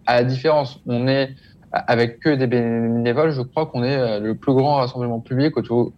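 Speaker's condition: Stuttering; stuttering of neurological origin, not due to stress or shyness, described by interviewer as fairly strong; still stutters, accepts it, sees no way to change it; describes stuttering generally as blocks, repetitions, sometimes associated movements, accentuated by certain factors; repeated sounds, repeated words, prolonged sounds

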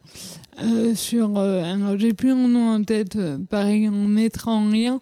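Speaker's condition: Cerebral palsy; all rehabilitation including physiotherapy stopped at age 18, speech and psychomotor therapy stopped earlier

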